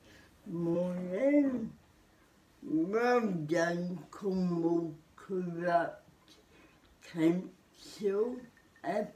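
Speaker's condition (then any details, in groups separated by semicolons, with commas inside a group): Cerebral palsy; spastic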